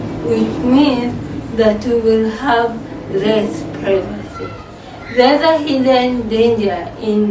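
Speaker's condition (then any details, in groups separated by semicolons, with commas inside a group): Cerebral palsy; from birth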